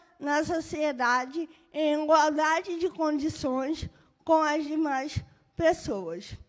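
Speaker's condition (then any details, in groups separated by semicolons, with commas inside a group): Cerebral palsy; birth brain injury; moderate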